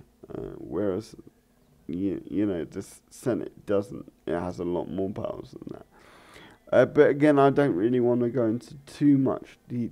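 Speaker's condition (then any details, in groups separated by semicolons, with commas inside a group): Cerebral palsy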